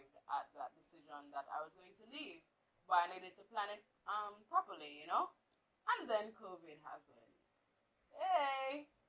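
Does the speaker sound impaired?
No.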